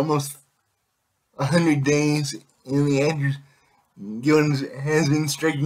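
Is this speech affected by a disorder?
Yes: cerebral palsy; able to speak.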